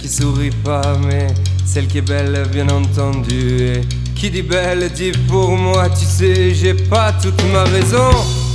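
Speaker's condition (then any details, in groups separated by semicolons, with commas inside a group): No condition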